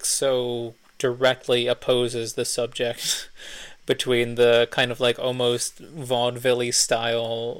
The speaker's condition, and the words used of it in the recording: None; typical speech.